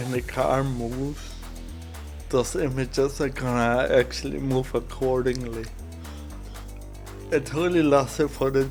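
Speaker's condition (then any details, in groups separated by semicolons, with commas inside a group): Cerebral palsy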